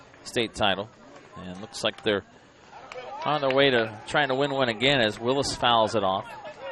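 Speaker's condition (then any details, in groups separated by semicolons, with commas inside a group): No condition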